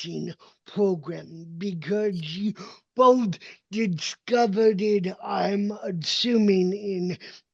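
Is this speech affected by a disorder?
Yes: cerebral palsy; uses walker and wheelchair.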